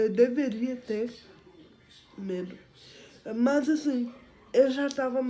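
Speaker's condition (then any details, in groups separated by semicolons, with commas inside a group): Cerebral palsy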